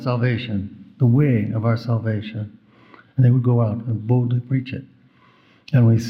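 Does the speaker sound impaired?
No.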